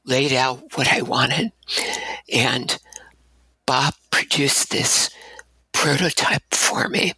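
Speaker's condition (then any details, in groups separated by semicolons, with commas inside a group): Abductor spasmodic dysphonia; voice lost shouting over rock music, diagnosed Fresno State, two damaging surgeries, last 12 years ago; breathy voice, staccato speaking style, shaky tremor when syllables lengthened, voice worse during university years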